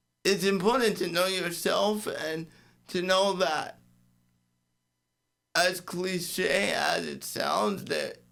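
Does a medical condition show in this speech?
Yes: cerebral palsy.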